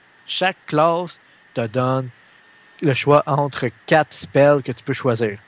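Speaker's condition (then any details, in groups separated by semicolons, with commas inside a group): No condition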